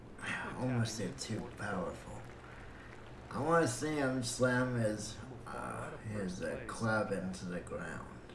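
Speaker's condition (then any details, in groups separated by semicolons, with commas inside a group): Cerebral palsy; breathing fine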